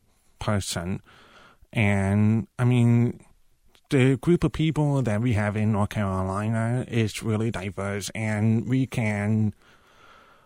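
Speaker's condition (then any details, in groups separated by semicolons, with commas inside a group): Profound deafness; uses cochlear implants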